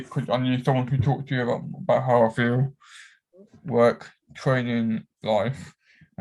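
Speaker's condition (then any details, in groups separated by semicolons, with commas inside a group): Cerebral palsy; affects whole body; cramps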